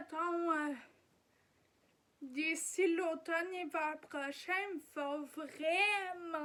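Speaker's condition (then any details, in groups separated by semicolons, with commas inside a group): Ataxia; degenerative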